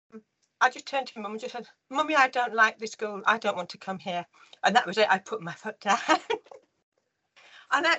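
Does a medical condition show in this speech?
Yes: profound deafness; congenital, undiagnosed until age four, chest-worn hearing aid box from age four, considered for cochlear implant; about 5% hearing one ear, 1% other, close to losing remaining 1%; delayed speech development, mother taught tongue and mouth placement by feeling buzzing, speech good but sounds short-tongued.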